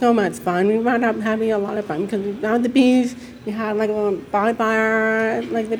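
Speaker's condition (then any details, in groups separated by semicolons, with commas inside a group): Deafness; hearing loss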